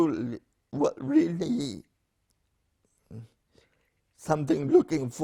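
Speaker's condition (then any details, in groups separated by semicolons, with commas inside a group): Spastic paraplegia with essential tremor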